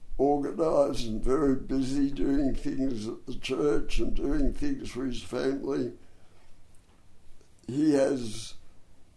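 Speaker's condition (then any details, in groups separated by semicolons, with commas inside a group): Dystonia and cerebral palsy; bronchial asthma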